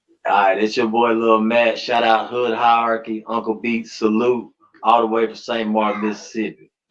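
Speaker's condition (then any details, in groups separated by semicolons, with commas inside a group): No condition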